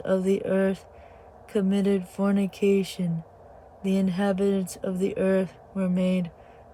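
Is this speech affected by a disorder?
No.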